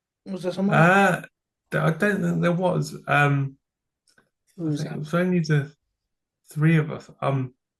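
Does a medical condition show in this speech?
Yes: cerebral palsy; from birth.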